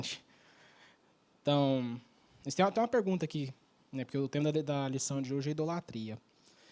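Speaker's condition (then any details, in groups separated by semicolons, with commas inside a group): No condition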